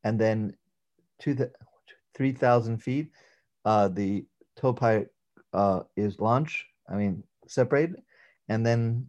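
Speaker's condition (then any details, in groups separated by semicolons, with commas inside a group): Aphasia after stroke; stroke with clotting during surgery at 33, right arm paralysed, first 3-4 months foggy; communicating sometimes challenging, communicates differently, thinks fine but speaking affected, about one year to adjust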